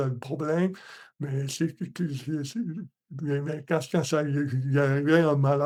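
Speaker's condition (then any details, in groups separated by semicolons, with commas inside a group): Hemiparalysis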